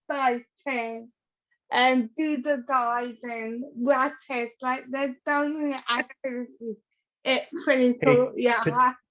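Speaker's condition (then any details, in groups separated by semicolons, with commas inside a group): Cerebral palsy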